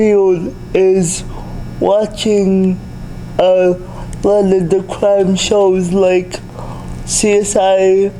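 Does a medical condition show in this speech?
Yes: cerebral palsy; able to speak.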